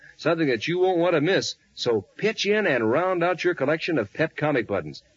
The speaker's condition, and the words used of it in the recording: None; typical speech.